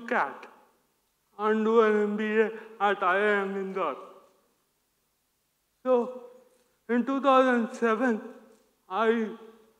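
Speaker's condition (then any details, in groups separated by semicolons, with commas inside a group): Cerebral palsy; hinders speech, sounds childlike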